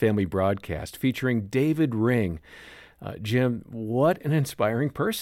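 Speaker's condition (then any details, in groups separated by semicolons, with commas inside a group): No condition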